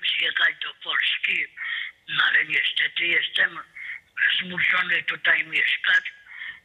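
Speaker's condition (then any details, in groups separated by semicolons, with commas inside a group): Tracheostomy with voice prosthesis; magnet valve voice prosthesis keeping air out of stomach, refunded by German health insurance; specialist tracheostomy filters and plasters; speaks by phone, voice praised as beautiful, seemed slightly strained at very end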